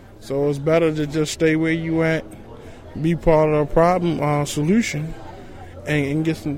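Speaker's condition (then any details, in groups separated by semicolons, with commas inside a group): No condition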